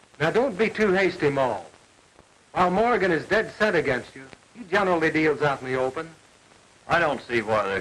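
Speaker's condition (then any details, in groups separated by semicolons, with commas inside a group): No condition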